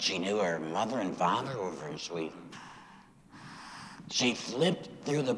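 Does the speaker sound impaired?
Yes: laryngectomy after throat cancer; voice produced through throat prosthesis.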